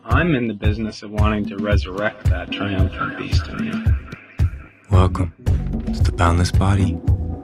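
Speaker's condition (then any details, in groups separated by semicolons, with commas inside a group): No condition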